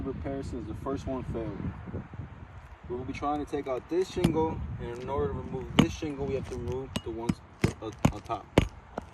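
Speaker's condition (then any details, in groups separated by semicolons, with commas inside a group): No condition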